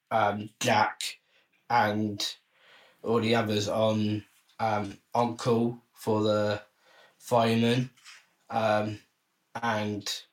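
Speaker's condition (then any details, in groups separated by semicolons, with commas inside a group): Down syndrome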